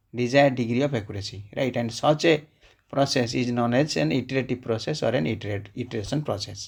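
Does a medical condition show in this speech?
No.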